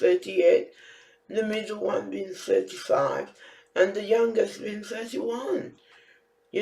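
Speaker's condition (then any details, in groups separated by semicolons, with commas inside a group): Facial palsy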